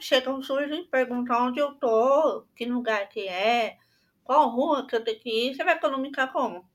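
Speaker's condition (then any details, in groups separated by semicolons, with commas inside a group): Deafness, congenital; profound in one ear, severe in the other; oralized deaf; maternal rubella, hearing aid from 4, no cochlear implant; no speech before diagnosis, only pointing, learned speech with hearing aid and speech therapy, early words incorrect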